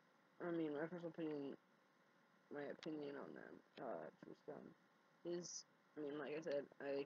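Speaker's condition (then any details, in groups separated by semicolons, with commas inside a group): No condition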